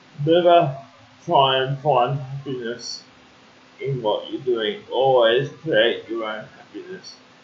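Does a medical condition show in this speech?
Yes: cerebral palsy; uses wheelchair.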